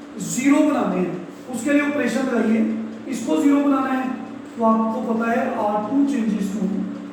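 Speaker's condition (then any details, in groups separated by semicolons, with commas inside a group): No condition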